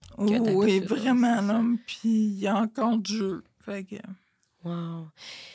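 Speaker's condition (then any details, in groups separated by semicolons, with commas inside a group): Friedreich's ataxia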